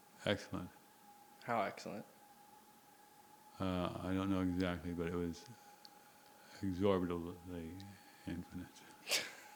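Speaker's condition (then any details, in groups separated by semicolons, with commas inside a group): Parkinson's disease; very quiet speech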